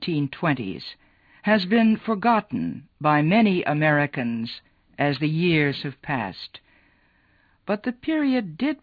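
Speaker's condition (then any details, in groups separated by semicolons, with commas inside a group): No condition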